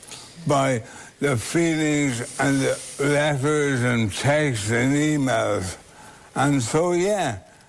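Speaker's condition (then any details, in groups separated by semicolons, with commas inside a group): Motor neuron disease; voice deterioration as first sign, later fatal; later voice loss, voice bank from DCU using archived recordings, tapped button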